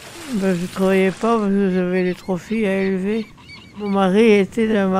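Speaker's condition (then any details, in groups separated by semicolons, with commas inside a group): Parkinson's disease; legs affected, partly paralysed; aged 93, uses wheelchair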